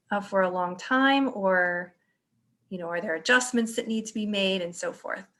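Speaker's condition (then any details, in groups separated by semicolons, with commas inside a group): No condition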